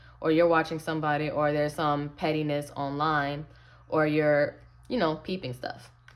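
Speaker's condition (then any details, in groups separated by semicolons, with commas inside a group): No condition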